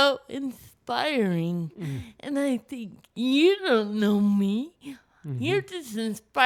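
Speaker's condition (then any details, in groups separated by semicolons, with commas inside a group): Cerebral palsy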